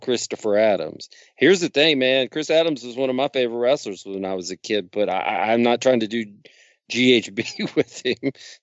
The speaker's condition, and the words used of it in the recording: None; typical speech.